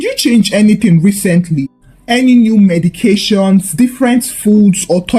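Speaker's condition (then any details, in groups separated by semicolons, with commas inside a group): No condition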